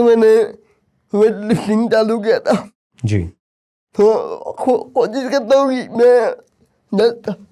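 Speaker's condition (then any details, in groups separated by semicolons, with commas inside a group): Cerebral palsy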